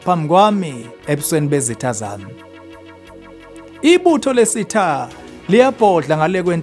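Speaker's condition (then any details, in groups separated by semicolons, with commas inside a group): No condition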